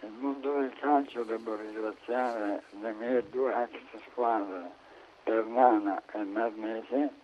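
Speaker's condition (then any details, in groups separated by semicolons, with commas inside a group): Amyotrophic lateral sclerosis; struggling with treatment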